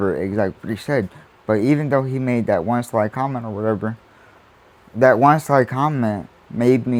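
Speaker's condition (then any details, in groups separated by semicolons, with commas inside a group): Cerebral palsy; spastic quadriplegic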